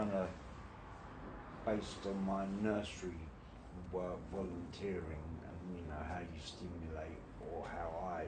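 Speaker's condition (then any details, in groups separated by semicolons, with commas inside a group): Brain injury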